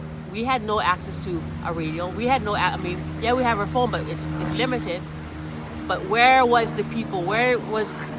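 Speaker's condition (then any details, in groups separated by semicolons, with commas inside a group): No condition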